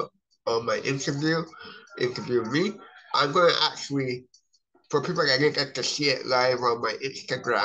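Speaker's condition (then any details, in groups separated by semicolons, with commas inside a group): Cerebral palsy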